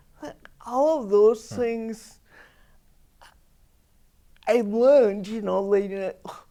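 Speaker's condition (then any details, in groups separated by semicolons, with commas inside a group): Cerebral palsy; from birth complications, all four limbs, weak legs, hand spasticity; poor fine motor coordination; atypical speech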